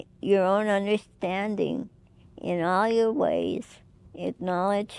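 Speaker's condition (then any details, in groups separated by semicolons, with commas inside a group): Cerebral palsy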